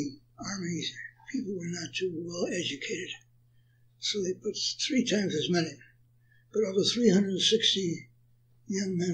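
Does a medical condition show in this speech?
Yes: Parkinson's.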